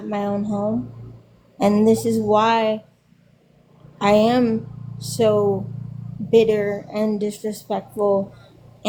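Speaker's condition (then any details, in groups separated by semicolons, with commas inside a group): Cerebral palsy; quadriplegic; 28 years old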